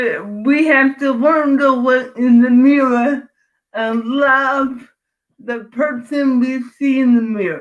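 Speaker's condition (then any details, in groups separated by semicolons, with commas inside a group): Cerebral palsy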